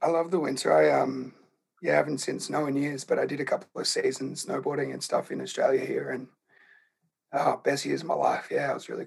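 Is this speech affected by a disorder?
Yes: laryngeal cancer; HPV-related, in voice box, onset age 27-28, earlier neck fusion surgery with tubes past larynx; croaky voice, speaks at low tone, hard to project voice.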